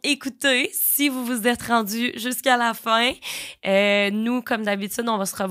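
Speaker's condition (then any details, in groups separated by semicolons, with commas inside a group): No condition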